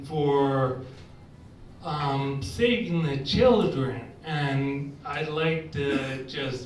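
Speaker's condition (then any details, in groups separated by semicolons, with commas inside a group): Ataxia; slow delivery, occasional slurring, frequent pauses to breathe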